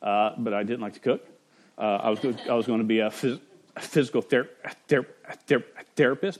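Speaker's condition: Stutter; stutter since age five, persisting through adulthood; stutters while giving a talk to parents; at times blocks and cannot say own name; repeated sounds, prolonged sounds, blocks

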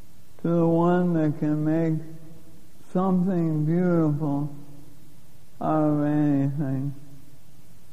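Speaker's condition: Lou Gehrig's disease; given 3 to 5 years to live

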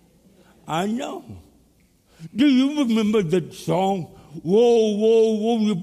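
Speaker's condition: Cerebral palsy; speech impediment

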